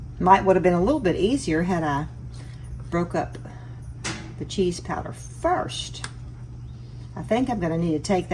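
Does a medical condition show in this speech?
No.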